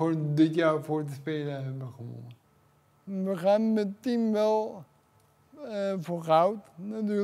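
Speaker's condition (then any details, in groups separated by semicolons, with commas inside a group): Cerebral palsy; brain damage, left hand affected; some difficulty talking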